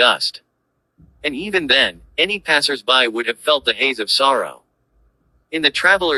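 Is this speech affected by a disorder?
No.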